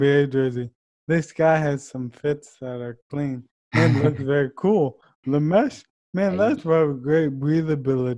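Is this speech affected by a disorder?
Yes: ALS; diagnosis by exclusion took over a year and a half.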